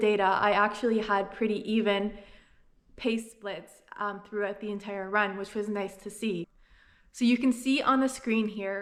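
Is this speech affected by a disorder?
No.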